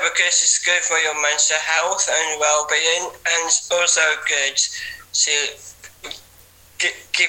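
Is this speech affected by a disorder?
Yes: Down syndrome; age 19.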